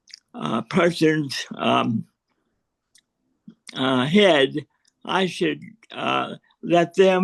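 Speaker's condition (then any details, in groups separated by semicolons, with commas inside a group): Cerebral palsy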